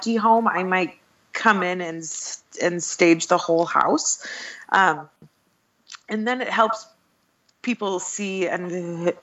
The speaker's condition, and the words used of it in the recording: Stuttering. So if I openly stutter at an open house and, you know, when